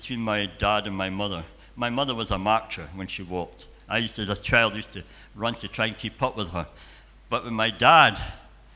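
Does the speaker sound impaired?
Yes: cleft palate and cleft lip.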